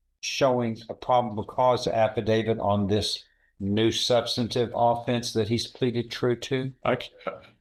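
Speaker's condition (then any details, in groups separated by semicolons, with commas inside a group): No condition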